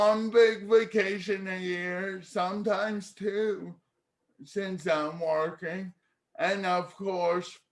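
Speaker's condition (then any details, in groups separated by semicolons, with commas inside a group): Cerebral palsy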